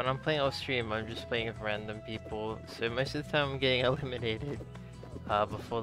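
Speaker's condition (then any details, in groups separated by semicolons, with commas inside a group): No condition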